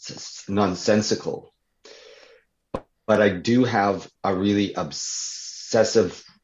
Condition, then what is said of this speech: Stuttering. So because I think I can feel them, and how they operate and how they come to fruition all throughout my body.